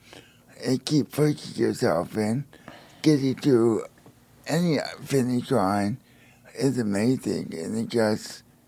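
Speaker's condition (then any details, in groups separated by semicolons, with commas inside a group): Spastic quadriplegia cerebral palsy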